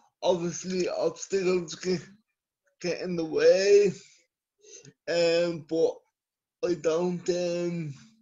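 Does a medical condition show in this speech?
Yes: cerebral palsy; from birth, scoliosis.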